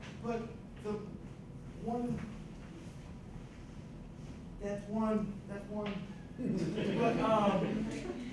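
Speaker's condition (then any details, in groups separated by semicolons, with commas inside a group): Cerebral palsy; scoliosis, spinal rebuild surgery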